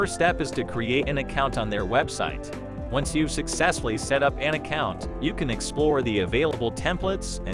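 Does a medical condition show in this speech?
No.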